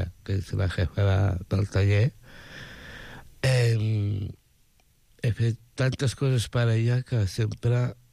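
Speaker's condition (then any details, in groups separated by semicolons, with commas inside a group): Down syndrome; intellectual disability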